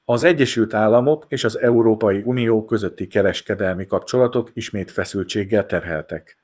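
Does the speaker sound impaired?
No.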